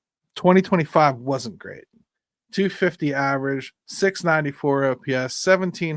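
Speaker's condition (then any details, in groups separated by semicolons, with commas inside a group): No condition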